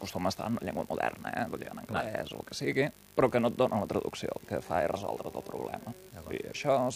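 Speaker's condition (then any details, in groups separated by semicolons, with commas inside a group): No condition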